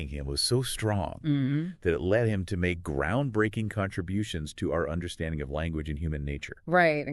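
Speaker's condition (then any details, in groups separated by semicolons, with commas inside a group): No condition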